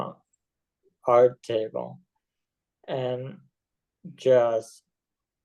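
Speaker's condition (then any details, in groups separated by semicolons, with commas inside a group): ALS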